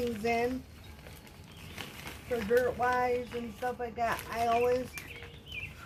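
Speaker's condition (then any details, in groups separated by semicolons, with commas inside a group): Cerebral palsy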